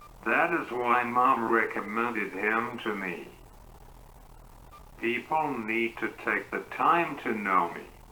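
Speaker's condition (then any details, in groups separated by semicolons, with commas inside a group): Cerebral palsy; uses wheelchair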